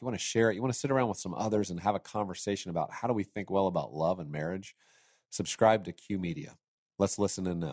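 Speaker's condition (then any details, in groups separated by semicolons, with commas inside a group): No condition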